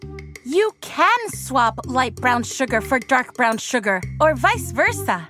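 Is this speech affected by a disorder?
No.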